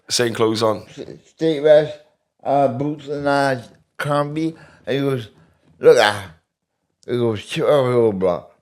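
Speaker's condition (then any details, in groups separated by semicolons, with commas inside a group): Medication-induced speech impediment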